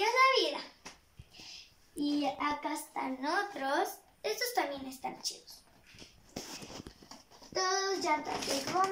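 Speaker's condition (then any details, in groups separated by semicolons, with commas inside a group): No condition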